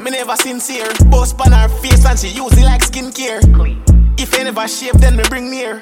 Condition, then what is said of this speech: No condition.